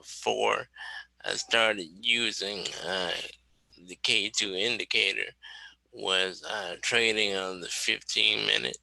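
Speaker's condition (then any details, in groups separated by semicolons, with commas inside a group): Cerebral palsy; wheelchair user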